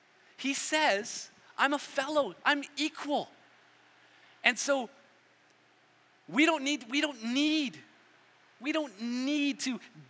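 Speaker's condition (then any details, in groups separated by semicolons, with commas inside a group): No condition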